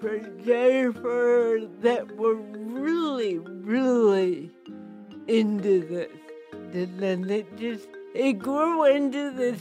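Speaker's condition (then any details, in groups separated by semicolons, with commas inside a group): Cerebral palsy with speech impediment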